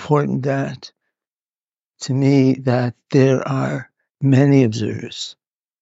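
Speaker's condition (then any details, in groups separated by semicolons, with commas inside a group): Parkinson's; needs to move about while filmed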